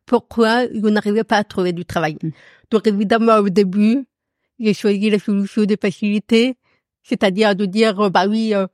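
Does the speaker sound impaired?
Yes: profound congenital deafness; profound deafness from birth, discovered at 9 months, doctor predicted she would never speak; workplace accommodation enabling phone calls, written transcription of meetings; accent from deafness, could not speak in early childhood.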